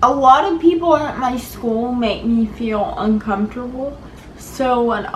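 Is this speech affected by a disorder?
Yes: cerebral palsy.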